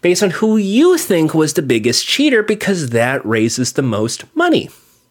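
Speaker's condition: No condition

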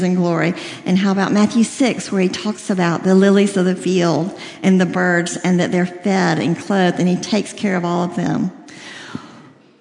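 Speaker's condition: Cleft lip and palate, severe

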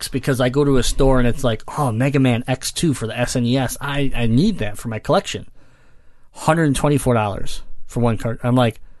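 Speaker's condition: Cleft palate; congenital

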